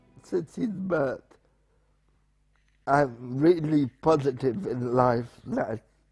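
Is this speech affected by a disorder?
Yes: spastic paraplegia with essential tremor.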